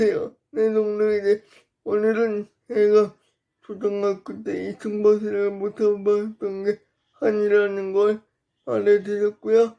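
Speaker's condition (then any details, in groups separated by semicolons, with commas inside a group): Brain lesion disability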